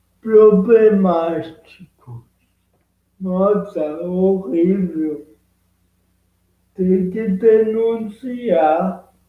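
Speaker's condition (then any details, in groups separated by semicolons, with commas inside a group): Cerebral palsy; present from birth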